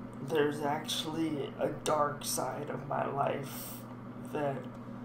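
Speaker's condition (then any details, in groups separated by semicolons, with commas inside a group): Cerebral palsy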